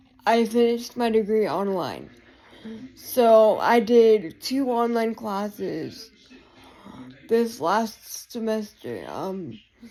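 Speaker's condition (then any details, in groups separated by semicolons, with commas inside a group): Cerebral palsy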